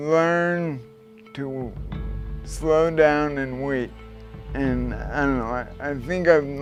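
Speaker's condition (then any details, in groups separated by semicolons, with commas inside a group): Traumatic brain injury; head impact despite helmet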